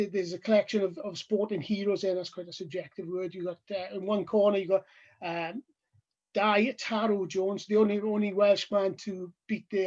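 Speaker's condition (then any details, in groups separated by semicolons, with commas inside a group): No condition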